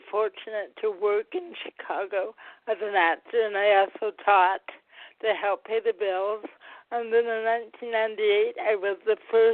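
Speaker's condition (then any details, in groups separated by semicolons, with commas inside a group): Cerebral palsy; speech disability, had speech therapy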